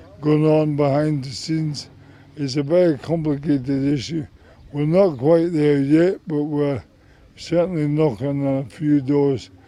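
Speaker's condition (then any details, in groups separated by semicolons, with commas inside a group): MND; about 4.5 years since diagnosis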